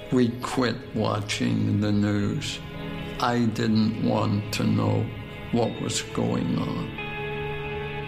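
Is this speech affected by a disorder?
Yes: ALS, through a speech-generating device.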